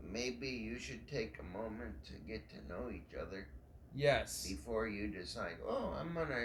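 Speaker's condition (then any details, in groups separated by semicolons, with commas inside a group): Cerebral palsy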